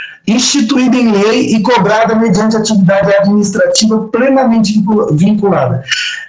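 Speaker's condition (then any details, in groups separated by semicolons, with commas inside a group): No condition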